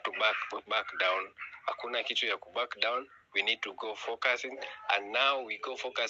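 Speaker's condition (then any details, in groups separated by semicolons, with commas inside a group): No condition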